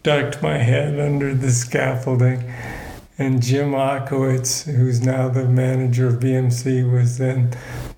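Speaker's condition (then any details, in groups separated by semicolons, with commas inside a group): Parkinson's disease; about 18 years since diagnosis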